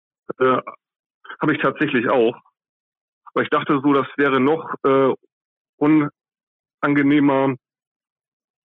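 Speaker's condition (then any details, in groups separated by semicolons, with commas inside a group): Stuttering; speaks less fluently in interview than during past emergency call; more fluent during emergency call than in interview, emergency phone call took great effort; blocks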